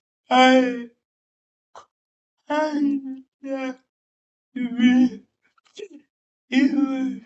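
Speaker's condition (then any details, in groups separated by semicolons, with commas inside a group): Cerebral palsy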